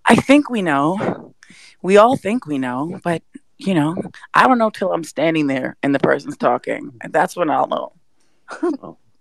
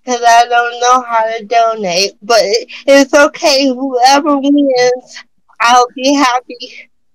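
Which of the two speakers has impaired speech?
The second: cerebral palsy.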